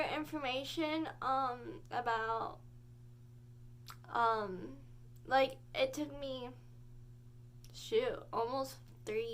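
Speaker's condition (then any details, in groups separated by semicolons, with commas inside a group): Cerebral palsy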